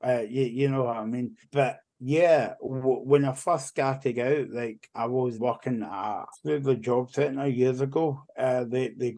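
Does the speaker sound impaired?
Yes: cerebral palsy; childhood speech hard for others to understand, speech therapy at school, learned to talk.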